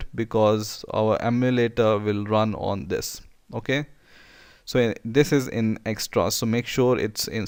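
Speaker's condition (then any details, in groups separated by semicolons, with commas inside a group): No condition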